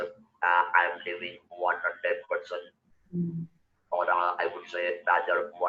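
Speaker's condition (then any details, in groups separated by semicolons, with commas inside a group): Total laryngectomy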